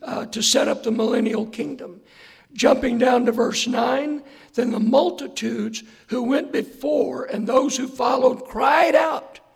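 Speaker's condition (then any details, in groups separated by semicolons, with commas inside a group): Hoarseness after vocal cord surgery; not smooth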